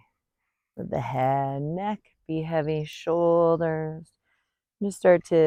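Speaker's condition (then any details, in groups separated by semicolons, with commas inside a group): No condition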